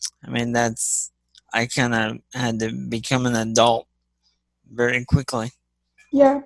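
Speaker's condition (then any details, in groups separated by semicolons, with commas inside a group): Cerebral palsy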